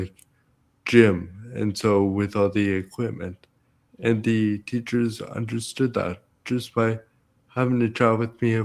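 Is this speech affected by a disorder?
Yes: cerebral palsy; present from birth.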